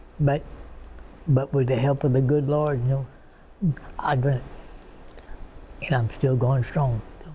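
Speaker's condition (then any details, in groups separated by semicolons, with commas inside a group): Partial right-side paralysis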